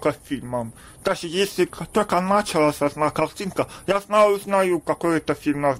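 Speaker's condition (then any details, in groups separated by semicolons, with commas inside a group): Deafness; congenital deafness, since birth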